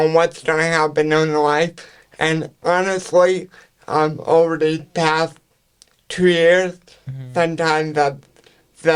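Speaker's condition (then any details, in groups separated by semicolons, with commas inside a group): Cerebral palsy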